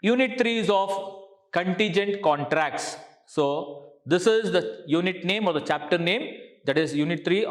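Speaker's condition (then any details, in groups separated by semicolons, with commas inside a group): No condition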